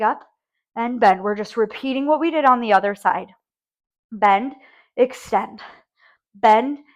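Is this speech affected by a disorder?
No.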